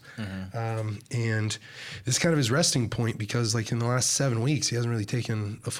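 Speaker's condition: No condition

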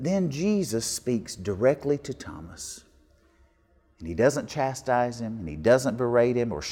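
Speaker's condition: No condition

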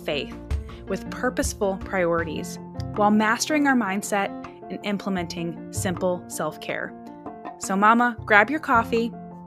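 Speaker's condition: No condition

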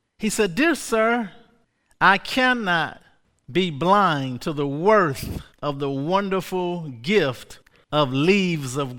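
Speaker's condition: No condition

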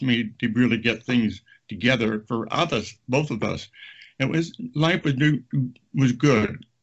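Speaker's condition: Aphasia; ruptured brain aneurysm during meeting, speech therapy with picture naming, San Diego Brain Injury Foundation support groups; about 28 years since onset; reading, writing, talking affected, difficulty getting words out, knew words but could not say them

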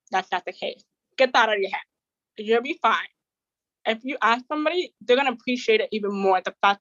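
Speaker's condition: Deafness; has a disability

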